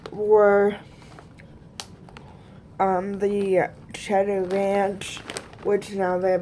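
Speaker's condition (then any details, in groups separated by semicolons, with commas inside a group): Cerebral palsy; both hands affected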